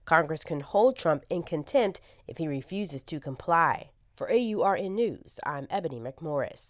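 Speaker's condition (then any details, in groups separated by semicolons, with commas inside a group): No condition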